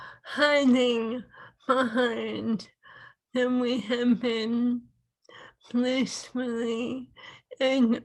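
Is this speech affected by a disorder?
Yes: ALS; feeding device implanted after losing ability to eat; swallowing lost.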